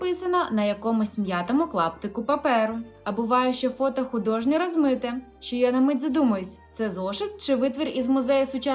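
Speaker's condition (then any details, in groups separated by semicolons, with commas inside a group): No condition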